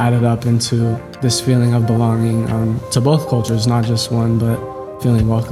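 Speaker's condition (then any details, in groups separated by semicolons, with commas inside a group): No condition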